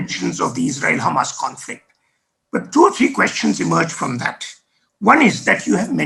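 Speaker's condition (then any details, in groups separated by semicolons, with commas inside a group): No condition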